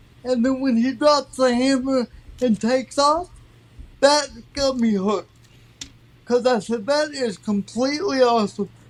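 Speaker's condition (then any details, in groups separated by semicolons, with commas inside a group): Cerebral palsy; from birth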